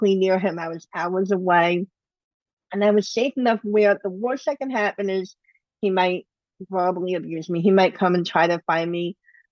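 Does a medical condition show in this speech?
Yes: bilateral cleft lip and palate; surgeries ended in late twenties.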